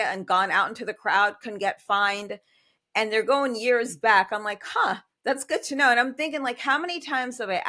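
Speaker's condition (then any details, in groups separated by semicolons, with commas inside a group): No condition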